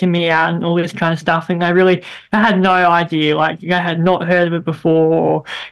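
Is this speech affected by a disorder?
Yes: bilateral cleft lip and palate; congenital bilateral cleft lip and palate, many operations from 3 months, hip bone graft, throat operation; as child squeaky, very airy, nasal voice, speech therapy through life, much improved since.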